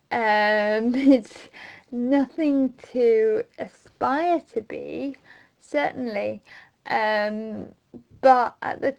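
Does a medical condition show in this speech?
Yes: mild cerebral palsy; since birth, hands and arms, notable arm tremors, poor coordination, writing difficult, can walk.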